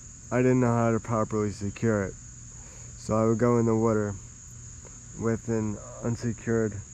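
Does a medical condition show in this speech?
Yes: cerebral palsy, spastic.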